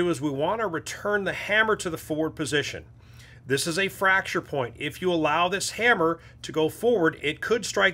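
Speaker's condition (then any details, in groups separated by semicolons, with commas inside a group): No condition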